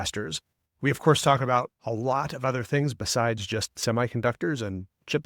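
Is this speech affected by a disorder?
No.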